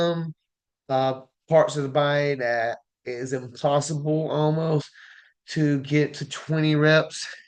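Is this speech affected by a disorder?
No.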